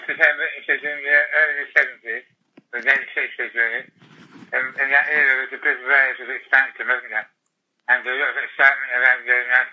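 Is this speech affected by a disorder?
Yes: tongue cancer, glossectomy; tongue cancer noticed 2 days after honeymoon, most of tongue removed; terminal, sent home to die after 2 weeks in hospice, pain under control, noisy machine; speech harder and harder after tongue removal, very slow.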